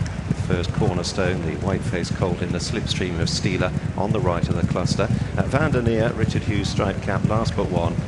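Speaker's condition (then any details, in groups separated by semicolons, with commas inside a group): No condition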